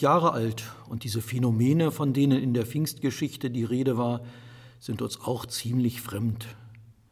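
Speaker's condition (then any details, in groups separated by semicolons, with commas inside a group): No condition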